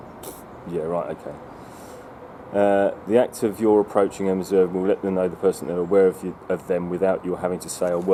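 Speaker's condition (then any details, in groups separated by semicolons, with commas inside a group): No condition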